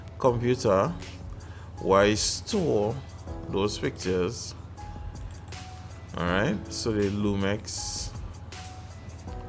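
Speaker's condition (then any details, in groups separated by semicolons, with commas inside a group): No condition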